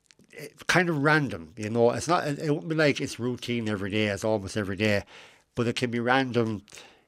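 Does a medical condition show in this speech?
Yes: cleft lip and palate; congenital cleft lip and palate, facial difference, operations from early childhood, last surgery at age 17, deviated septum; adult, age 41.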